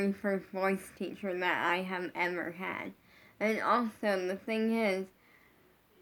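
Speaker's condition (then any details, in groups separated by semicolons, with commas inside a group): Brain injury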